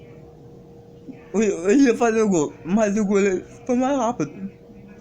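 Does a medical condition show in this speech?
Yes: cerebral palsy.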